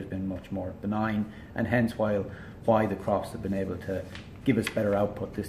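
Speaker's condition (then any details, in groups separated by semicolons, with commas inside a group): No condition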